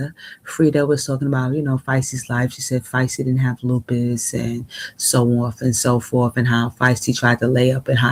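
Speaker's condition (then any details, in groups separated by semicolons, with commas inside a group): No condition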